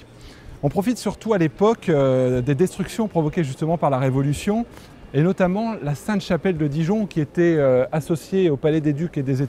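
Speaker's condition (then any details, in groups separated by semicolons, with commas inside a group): No condition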